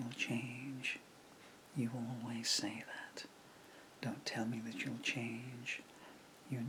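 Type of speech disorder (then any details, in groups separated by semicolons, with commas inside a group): Bulbar dysarthria; progressive bulbar palsy (MND)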